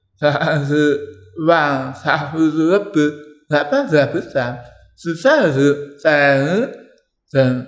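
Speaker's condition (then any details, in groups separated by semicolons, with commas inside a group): Tongue cancer; biopsy-confirmed, ECCT treatment; survivor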